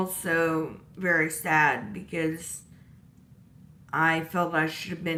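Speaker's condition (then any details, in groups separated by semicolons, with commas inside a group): Disability causing slurred speech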